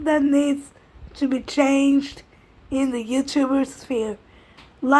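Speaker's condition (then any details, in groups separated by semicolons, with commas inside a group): Cerebral palsy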